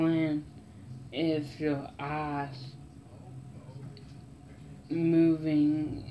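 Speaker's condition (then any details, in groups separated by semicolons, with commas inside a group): Mild cerebral palsy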